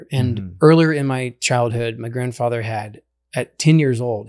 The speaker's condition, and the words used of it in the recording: None; typical speech.